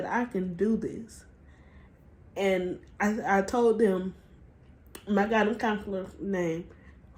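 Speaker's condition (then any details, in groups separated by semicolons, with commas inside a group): Cerebral palsy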